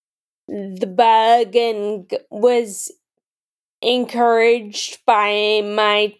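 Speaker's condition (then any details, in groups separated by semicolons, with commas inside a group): Friedreich's ataxia; unsure if still mild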